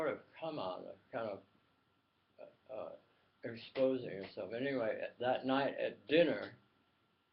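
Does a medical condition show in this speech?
Yes: tongue cancer.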